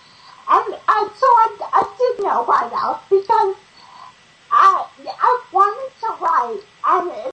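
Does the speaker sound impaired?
Yes: ataxia; ataxia after brainstem malformation bled, brain hemorrhage and surgery, onset age 36 with facial tingling, numbness; about 5 years since onset, shakes when attempting tasks, still practices standing daily, writing physically challenging; lost speech and swallowing after hemorrhage, relearned both through speech therapy, memory and cognition intact.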